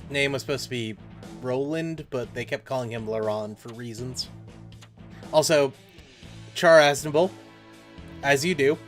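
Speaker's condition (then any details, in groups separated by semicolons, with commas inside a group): No condition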